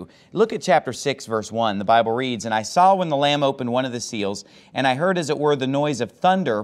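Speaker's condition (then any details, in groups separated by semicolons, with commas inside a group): No condition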